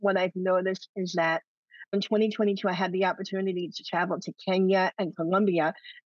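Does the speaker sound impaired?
Yes: cleft lip and palate; congenital cleft lip and palate, no single known cause, multiple surgeries throughout life, ongoing medical and dental needs; adult.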